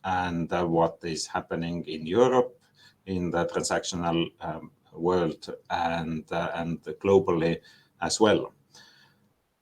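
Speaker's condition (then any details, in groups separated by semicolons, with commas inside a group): No condition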